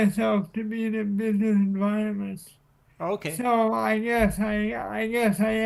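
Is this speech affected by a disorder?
Yes: cerebral palsy.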